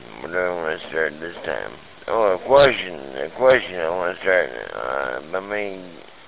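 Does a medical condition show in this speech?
Yes: speech impediment; hard for listeners with hearing impediments to understand unless careful.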